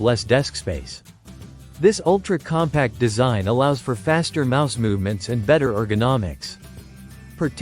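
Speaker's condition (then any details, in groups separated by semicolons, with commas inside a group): No condition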